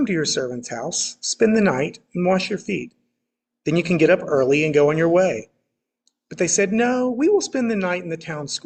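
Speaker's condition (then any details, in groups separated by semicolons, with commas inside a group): No condition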